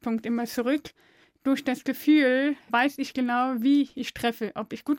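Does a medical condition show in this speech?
Yes: deafness; speaks very clearly, spoken language learned via early intervention, mother, Aachen deaf kindergarten, balloons.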